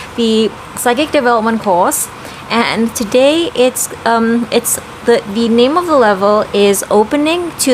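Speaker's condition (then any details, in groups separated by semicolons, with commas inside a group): No condition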